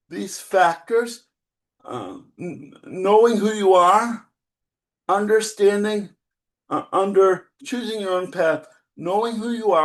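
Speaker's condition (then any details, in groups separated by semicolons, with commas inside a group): Cerebral palsy; spastic type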